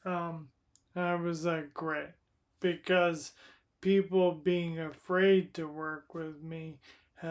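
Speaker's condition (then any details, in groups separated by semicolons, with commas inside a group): Primary lateral sclerosis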